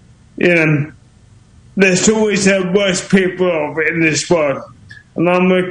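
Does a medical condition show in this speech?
Yes: motor neuron disease; motor neuron disease diagnosed several years ago; recent decline, MND taken its toll recently; voice slowing down.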